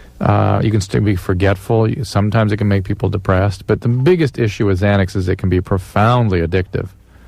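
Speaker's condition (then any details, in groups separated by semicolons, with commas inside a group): No condition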